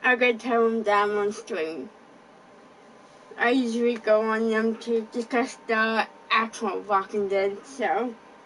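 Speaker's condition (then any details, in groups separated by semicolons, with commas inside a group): Cerebral palsy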